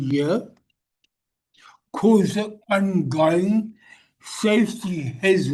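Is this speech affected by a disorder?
Yes: brain injury; wheelchair user; practising walking.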